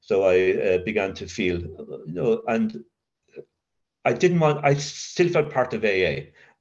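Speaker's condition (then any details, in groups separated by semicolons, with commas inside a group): Covert stutter; severe childhood stutter with blocks, linked to adverse childhood experience, child guidance clinic, speechless while drinking; covert since early sobriety in AA, about 40 years, occasional blocks, talks easily at meetings; stutters mostly in mind, thinks ahead around feared words, voice long felt fake; prolonged sounds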